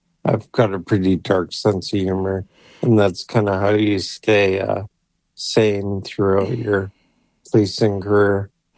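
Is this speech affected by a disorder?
Yes: ALS; brain implant for computer control; implant three months ago, disease progressing; voice failing, banked voice for AI speech.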